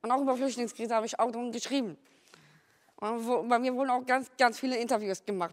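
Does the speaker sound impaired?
Yes: Down syndrome; Trisomy 21, from birth; cannot speak freely very well, read prepared question aloud at wahlkampfarena.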